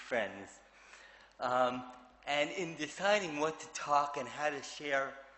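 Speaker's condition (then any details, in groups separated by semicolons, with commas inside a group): Cerebral palsy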